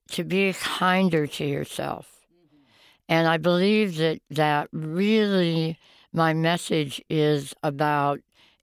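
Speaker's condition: Oral cancer, half tongue removed, partial glossectomy; survivor, about 25 years since diagnosis, failed hip graft, jaw bar loosened and removed

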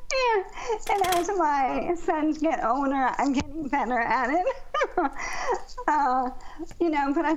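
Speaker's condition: ALS; used amplifier much of the time to be heard

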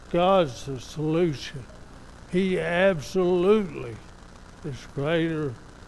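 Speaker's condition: ALS; somewhat affected, evident today

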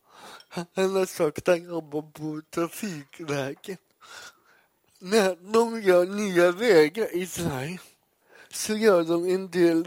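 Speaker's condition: Cerebral palsy; poor balance

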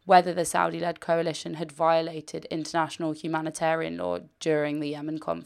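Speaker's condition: No condition

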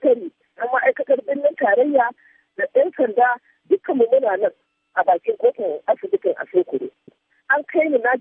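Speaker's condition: No condition

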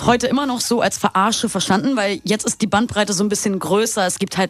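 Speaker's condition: No condition

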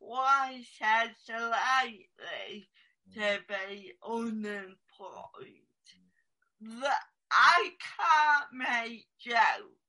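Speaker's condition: Cerebral palsy; fell on stage at Royal Albert Hall

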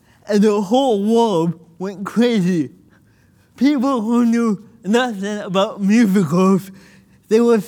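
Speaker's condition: Cerebral palsy; birth oxygen loss

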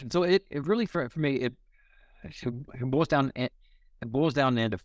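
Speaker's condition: Stuttering; stutters in conversation, disfluencies may sound like audio buffering; repeated sounds

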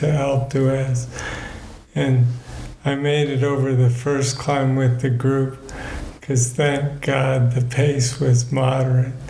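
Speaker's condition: Parkinson's disease; still cycling, balance problems, reduced control of body functions, tasks take much longer

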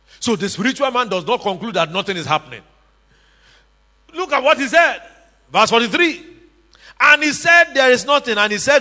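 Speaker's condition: No condition

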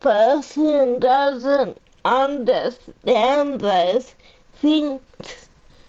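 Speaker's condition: Cerebral palsy; uses a power chair; 45 years old

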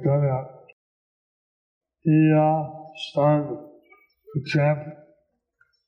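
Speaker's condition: Stroke with facial paralysis; hard to understand for unfamiliar listeners, Deva Madhava repeats speech aloud

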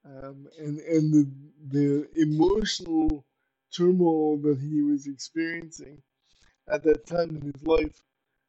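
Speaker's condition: Cerebral palsy; uses power wheelchair

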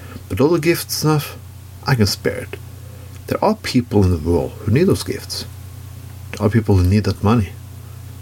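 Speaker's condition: No condition

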